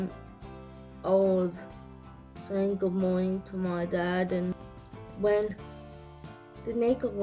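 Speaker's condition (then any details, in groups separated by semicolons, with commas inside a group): Cerebral palsy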